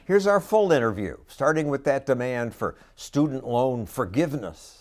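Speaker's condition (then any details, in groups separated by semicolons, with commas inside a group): No condition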